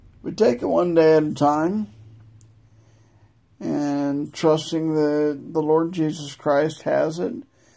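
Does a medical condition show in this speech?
Yes: multiple sclerosis; no control over legs.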